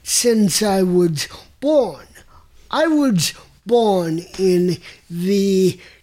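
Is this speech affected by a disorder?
Yes: mild cerebral palsy; mild cerebral palsy from birth, non-progressive.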